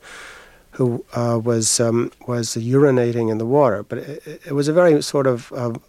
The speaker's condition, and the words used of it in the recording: Stuttering. I wanted to ask you a question about your stutter.